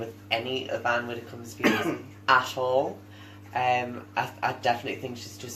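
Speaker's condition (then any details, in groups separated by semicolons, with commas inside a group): No condition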